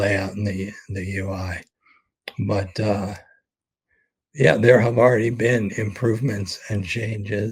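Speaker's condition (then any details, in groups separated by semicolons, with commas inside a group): ALS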